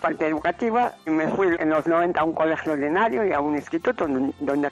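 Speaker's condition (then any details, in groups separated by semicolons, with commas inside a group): Cerebral palsy; cerebral palsy and dysphagia from start of life, age 46, ASPACE Coruña since 1980s; lives in ASPACE Coruña residence since 2010; difficulty swallowing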